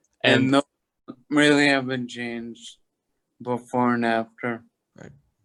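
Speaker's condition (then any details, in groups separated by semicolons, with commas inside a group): Toxic leukoencephalopathy, locked-in syndrome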